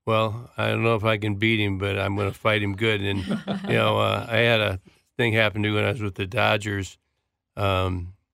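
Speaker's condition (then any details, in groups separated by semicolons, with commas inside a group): Parkinson's disease; left hand clutching about eight years before diagnosis, diagnosed within 2 days via friend Peter Secchia, Grand Rapids; speech tough, speech therapy with ahs before going on air, big and loud voice training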